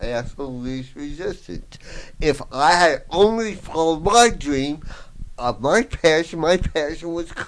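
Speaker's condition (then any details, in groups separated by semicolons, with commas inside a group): Voice box damage, traumatic brain injury; difficulty talking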